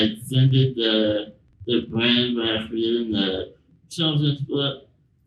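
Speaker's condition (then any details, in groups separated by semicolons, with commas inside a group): Spinal muscular atrophy; since birth, genetic, progressive muscle weakness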